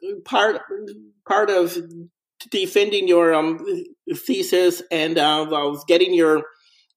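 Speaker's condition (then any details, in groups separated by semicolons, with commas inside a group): Stuttering; onset at three or four years, no trauma cause, mother stuttered until about 11-12, speech camp as child, teen years harder; adult, persistent stuttering; very fluent in crisis situations, stutters when things calm, takes deep breath and counts to five; repeated words, prolonged sounds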